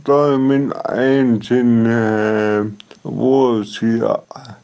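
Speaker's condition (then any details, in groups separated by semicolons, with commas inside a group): Cerebral palsy; speech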